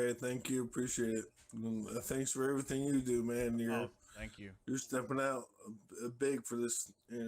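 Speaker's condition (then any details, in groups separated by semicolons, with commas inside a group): ALS; slurring some words early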